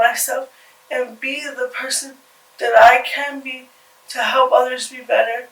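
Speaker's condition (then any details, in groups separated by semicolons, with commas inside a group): Cerebral palsy; from birth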